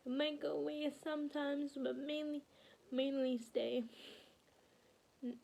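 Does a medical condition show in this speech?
Yes: cerebral palsy, spastic quadriplegic.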